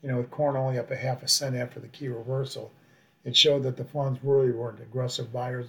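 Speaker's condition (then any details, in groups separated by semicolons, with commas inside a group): No condition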